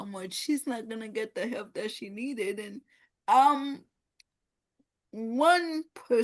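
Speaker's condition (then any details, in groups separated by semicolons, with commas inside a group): Cerebral palsy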